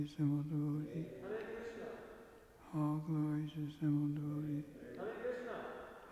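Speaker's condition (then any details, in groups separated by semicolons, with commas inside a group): Parkinson's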